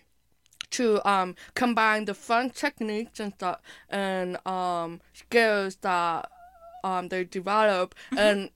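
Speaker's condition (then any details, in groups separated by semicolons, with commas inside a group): Hearing impairment with speech impairment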